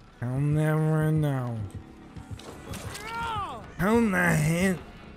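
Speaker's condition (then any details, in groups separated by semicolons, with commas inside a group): ALS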